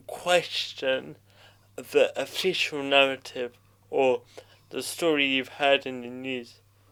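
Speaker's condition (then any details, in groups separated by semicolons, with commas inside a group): Cerebral palsy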